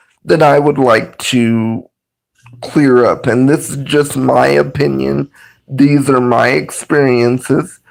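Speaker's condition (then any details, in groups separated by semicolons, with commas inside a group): Cerebral palsy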